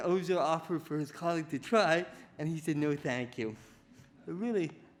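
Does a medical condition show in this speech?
Yes: cerebral palsy.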